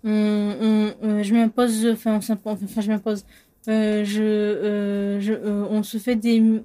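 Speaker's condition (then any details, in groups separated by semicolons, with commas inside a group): Cluttering and stuttering; stuttering since about age 12-13, cluttering identified later during therapy; rapid cluttered speech, extra, cut or forgotten words, often asked to repeat, hard to understand; repeated sounds, prolonged sounds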